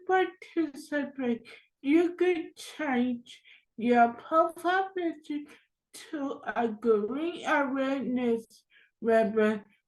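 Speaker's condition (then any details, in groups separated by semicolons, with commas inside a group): Cerebral palsy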